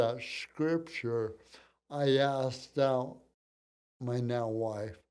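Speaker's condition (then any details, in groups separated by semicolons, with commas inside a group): Cerebral palsy; from birth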